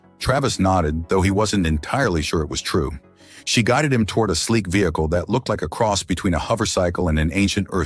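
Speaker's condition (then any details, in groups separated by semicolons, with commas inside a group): No condition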